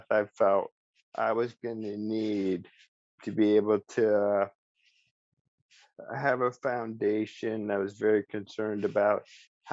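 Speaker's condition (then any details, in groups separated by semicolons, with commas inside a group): ALS; speech still preserved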